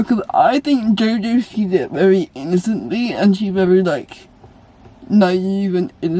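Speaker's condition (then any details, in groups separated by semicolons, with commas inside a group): Cerebral palsy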